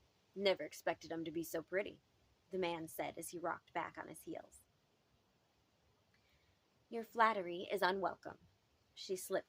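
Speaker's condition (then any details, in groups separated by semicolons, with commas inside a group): No condition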